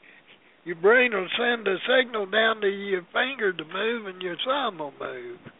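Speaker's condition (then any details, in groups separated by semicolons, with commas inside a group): Parkinson's disease; Parkinson's for quite some time, tremor, trouble with fine hand work as watchmaker; shivering, partly from disease, partly from cold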